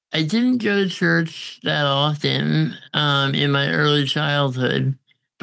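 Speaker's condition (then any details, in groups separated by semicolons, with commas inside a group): Congenital muscular dystrophy; doctor predicted inability to thrive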